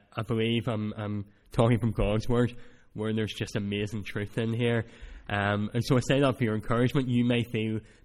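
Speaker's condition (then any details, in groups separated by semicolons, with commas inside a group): Cleft palate; speech not that clear at times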